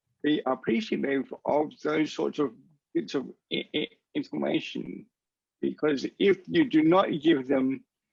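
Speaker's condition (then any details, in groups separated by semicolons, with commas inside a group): Cerebral palsy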